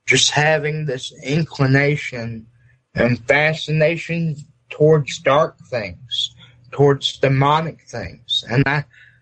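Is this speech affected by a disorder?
Yes: cerebral palsy; uses electric wheelchair.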